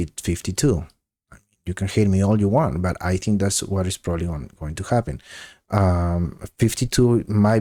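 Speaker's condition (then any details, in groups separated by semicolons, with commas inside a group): No condition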